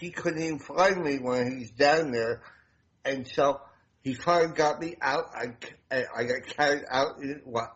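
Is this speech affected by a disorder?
Yes: damaged voice box; limits meeting people.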